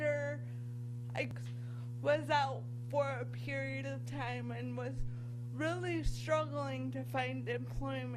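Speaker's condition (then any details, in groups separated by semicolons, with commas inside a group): Cerebral palsy; from birth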